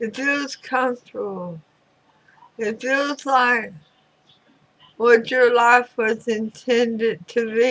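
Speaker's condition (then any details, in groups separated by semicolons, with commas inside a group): Throat cancer radiation damage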